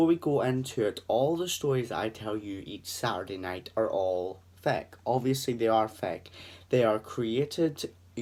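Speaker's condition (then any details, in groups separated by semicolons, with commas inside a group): No condition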